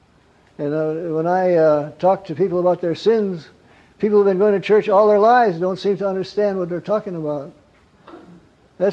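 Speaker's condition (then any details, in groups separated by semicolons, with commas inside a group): Parkinson's; wakes at night, gets up around 3 am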